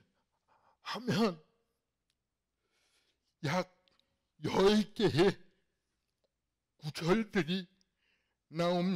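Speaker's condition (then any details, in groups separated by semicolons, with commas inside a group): Cerebral palsy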